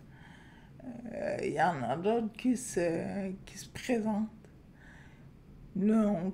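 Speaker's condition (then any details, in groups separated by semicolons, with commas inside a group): Friedreich's ataxia; degenerative neuromuscular disease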